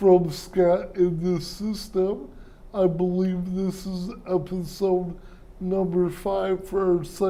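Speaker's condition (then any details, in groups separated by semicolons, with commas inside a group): Cerebral palsy; speech impairment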